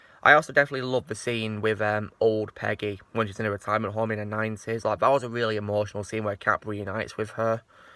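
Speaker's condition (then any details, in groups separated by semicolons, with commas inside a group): No condition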